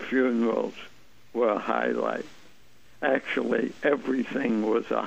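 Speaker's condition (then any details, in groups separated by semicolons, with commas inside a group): ALS; muscle twitches and hand weakness at onset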